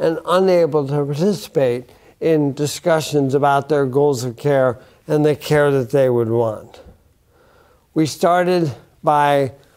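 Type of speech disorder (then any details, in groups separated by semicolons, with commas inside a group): Bulbar dysarthria; bulbar onset ALS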